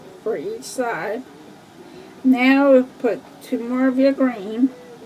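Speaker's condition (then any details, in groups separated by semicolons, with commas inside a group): Cerebral palsy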